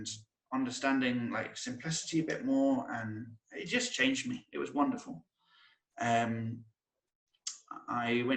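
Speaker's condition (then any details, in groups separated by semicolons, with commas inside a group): No condition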